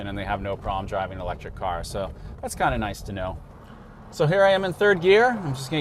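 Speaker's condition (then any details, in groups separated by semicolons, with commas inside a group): No condition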